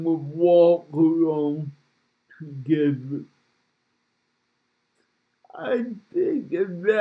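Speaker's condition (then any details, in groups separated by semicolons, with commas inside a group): Cerebral palsy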